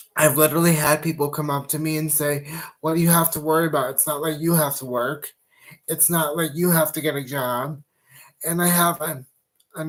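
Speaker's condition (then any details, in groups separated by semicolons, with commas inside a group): Cerebral palsy; dry throat from muscle tone, saliva issue, pauses to drink, swallow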